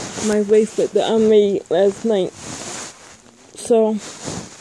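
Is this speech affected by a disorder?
Yes: speech impairment.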